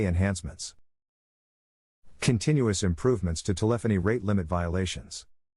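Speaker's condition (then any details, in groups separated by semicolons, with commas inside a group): No condition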